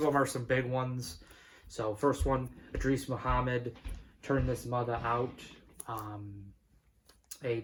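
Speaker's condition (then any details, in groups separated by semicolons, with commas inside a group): No condition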